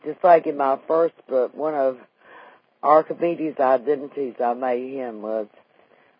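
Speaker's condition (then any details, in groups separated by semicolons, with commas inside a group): Vocal cord paralysis after stroke, unilateral vocal fold paralysis; familial stroke at age 35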